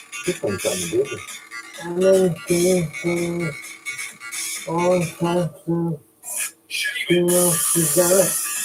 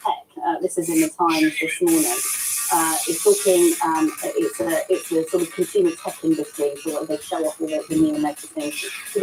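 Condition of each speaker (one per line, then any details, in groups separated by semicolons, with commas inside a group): Motor neuron disease; degenerative, life-limiting, no treatment
No condition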